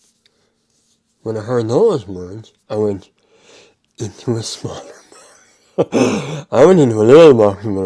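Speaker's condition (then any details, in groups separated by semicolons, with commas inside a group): Mouth cancer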